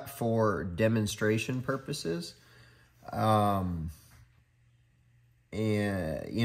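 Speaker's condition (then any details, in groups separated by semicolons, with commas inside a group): No condition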